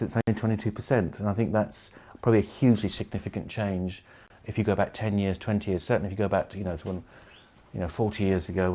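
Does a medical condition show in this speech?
No.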